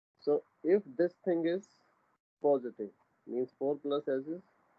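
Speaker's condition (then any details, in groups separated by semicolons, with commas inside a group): No condition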